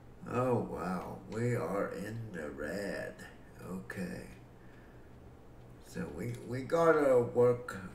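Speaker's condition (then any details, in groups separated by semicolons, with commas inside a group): Cerebral palsy; affects muscle coordination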